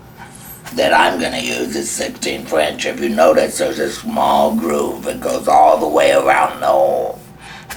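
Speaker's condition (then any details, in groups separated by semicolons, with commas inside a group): Laryngectomy with voice prosthesis; prosthesis removed during recording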